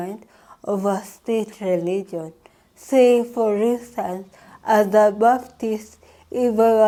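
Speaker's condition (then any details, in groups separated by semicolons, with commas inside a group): Cerebral palsy; from birth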